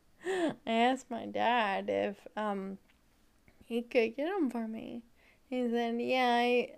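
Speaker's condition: Friedreich's ataxia; wheelchair user

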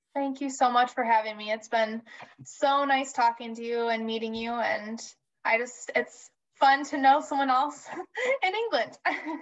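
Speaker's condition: No condition

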